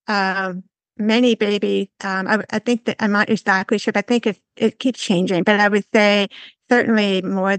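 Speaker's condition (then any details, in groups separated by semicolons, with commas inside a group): Severe to profound hearing loss; diagnosed in England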